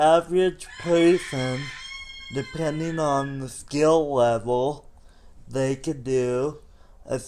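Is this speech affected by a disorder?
Yes: cerebral palsy.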